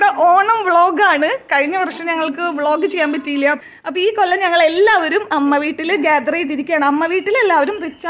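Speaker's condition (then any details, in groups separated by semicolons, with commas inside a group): No condition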